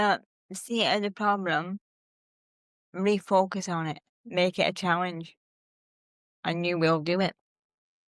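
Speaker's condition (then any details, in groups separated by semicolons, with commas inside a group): Cerebral palsy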